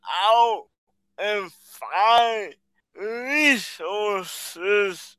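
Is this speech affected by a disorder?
Yes: cerebral palsy.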